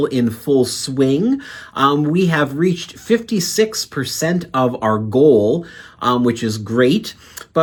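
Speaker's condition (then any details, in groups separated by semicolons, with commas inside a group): No condition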